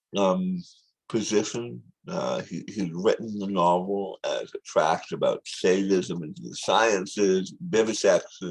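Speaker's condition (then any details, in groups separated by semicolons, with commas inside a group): Tongue cancer surgery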